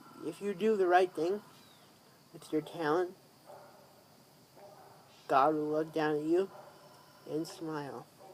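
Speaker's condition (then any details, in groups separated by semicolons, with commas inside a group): Cerebral palsy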